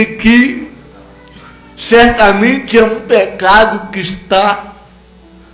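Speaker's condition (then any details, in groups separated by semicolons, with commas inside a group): Cerebral palsy; no speech as child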